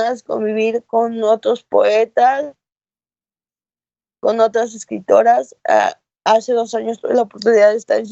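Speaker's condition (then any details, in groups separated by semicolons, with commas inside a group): Cerebral palsy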